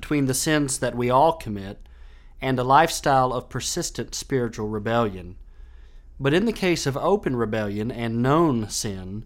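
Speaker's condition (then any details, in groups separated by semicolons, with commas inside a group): No condition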